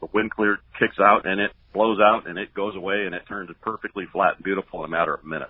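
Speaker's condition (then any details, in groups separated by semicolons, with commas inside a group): No condition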